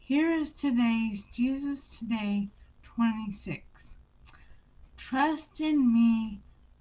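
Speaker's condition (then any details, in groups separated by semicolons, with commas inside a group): Brain injury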